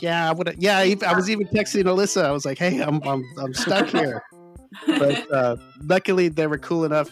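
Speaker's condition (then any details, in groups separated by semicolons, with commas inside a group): No condition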